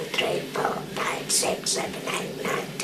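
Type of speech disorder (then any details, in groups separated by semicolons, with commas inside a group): Speech with a voice prosthesis; total laryngectomy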